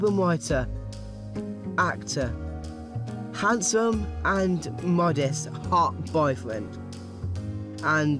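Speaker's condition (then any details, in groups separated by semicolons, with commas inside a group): Down syndrome; present from birth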